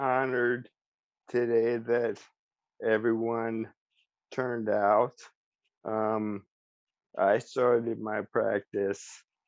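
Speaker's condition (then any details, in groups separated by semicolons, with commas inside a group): ALS; speech still preserved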